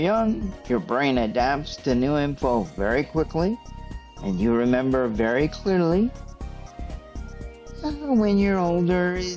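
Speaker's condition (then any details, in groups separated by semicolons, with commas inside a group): Cerebral palsy; stiff muscles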